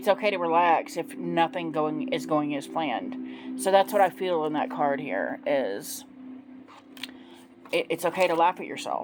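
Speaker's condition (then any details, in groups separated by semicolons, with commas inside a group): No condition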